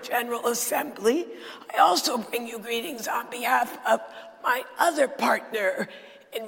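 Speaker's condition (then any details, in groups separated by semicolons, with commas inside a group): Dysphonia; not a sore throat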